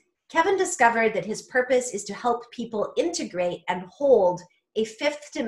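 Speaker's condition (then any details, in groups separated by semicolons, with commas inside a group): No condition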